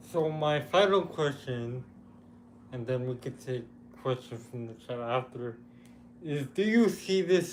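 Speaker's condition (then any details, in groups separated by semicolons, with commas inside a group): Cerebral palsy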